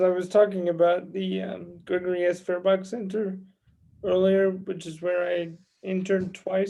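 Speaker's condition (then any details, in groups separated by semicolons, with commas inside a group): Cerebral palsy; premature birth, oxygen lack to right brain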